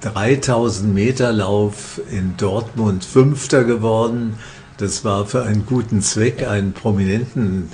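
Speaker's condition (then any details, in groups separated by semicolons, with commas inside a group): Parkinson's disease; exercise as ongoing therapy, running, table tennis, boxing, swimming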